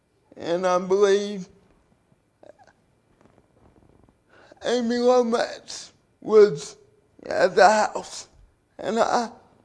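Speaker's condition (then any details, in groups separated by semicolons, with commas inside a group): Cerebral palsy; due to birth complications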